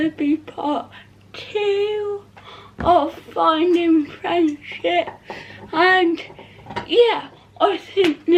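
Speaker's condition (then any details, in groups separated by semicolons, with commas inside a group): Cerebral palsy; not quadriplegic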